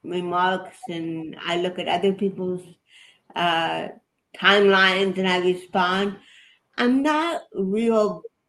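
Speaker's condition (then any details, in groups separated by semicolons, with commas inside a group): Cerebral palsy; present since at least age 11 or 12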